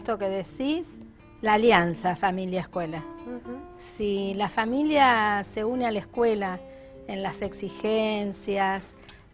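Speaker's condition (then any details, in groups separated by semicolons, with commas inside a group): No condition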